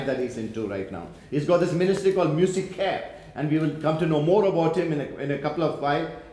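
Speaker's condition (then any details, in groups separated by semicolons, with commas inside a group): No condition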